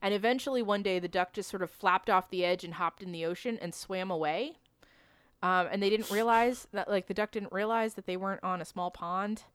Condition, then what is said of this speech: None; typical speech.